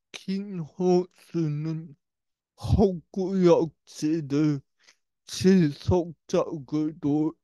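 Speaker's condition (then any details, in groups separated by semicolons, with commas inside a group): Brain lesion disability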